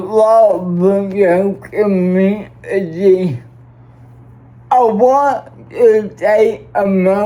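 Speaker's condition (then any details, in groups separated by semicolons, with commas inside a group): Cerebral palsy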